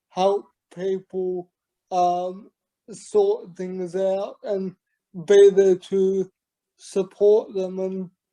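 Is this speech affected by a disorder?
Yes: cerebral palsy.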